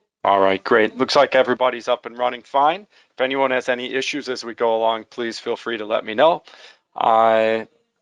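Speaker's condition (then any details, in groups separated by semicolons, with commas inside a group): No condition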